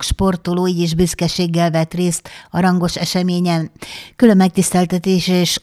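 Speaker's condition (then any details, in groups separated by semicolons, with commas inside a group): No condition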